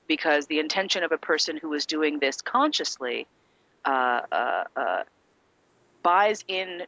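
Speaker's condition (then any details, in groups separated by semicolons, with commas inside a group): No condition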